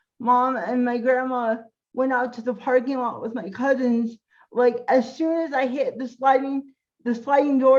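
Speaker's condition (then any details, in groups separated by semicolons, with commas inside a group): Cerebral palsy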